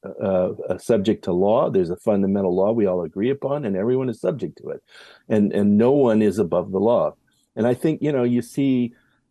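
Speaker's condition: No condition

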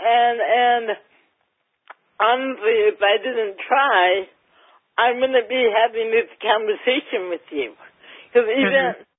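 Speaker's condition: Cerebral palsy, mild

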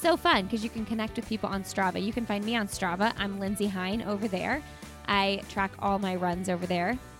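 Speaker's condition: No condition

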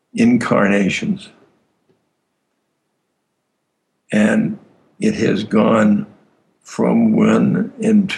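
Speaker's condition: Aphasia after stroke; aphasia caused by stroke; words come out slowly, long silences, harder to weave complex stories, formerly gifted orator

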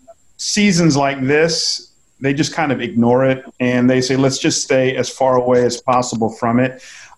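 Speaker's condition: No condition

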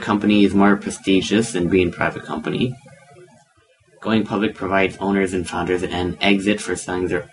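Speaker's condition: No condition

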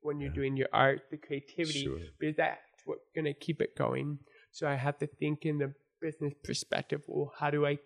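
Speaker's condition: Born deaf; congenital deafness from birth

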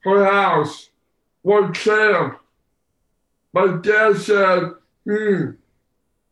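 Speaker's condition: Down syndrome; low muscle tone

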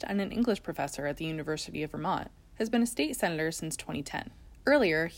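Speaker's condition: No condition

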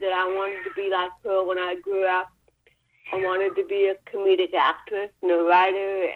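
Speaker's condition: Cerebral palsy; hearing impaired

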